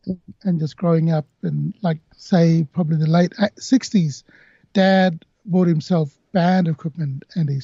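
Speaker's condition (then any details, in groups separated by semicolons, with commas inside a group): No condition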